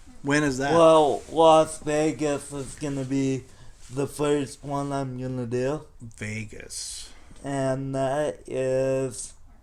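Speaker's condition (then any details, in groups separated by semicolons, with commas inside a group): Cerebral palsy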